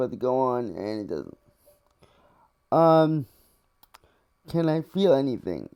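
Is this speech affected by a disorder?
Yes: cerebral palsy.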